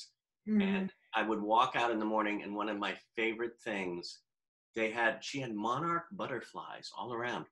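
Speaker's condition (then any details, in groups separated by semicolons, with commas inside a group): No condition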